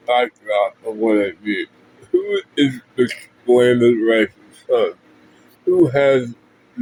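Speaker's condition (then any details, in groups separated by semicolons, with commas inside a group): Parkinson's; speech impediment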